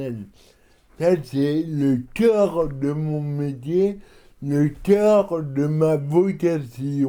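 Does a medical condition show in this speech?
Yes: cerebral palsy; from birth, medical error.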